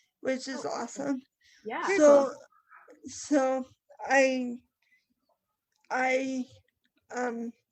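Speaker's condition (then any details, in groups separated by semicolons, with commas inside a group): Cerebral palsy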